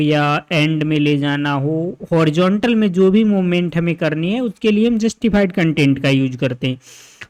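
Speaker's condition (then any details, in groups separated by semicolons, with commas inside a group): No condition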